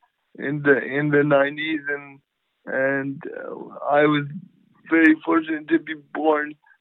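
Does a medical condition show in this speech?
Yes: cerebral palsy; from birth, lifelong, power wheelchair, cannot walk, only left hand usable; uses voice very well, Siri voice texting on iPhone works with practice, sometimes misrecognized words.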